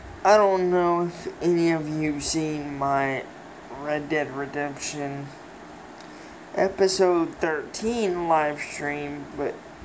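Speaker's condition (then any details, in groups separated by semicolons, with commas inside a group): Cerebral palsy, mild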